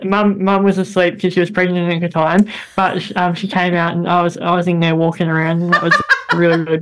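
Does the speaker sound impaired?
Yes: bilateral cleft lip and palate; congenital, many operations from 3 months, hip bone graft into mouth, throat surgery, braces, low motor skills; speech greatly improved after years of speech therapy; childhood voice squeaky, very airy, nasal, speech hindered drama.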